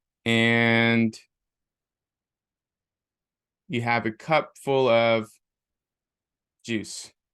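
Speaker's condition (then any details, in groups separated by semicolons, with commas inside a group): No condition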